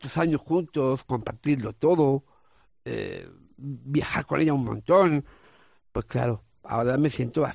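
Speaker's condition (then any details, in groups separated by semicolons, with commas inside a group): Down syndrome; congenital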